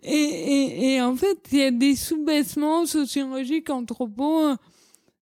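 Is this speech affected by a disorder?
Yes: cerebral palsy; leg surgery around age 14 with several medical errors, atypical gait, childhood speech, psychomotor and physiotherapy.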